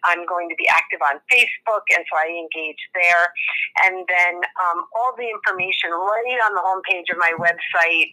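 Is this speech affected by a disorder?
No.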